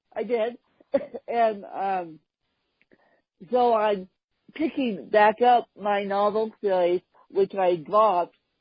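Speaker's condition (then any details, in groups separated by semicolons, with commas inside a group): Cerebral palsy, mixed, moderate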